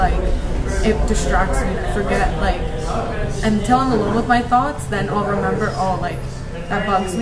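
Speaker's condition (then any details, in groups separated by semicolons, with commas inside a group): No condition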